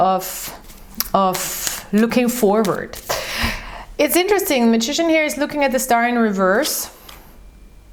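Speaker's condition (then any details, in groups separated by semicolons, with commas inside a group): No condition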